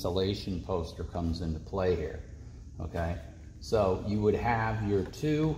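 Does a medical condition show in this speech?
No.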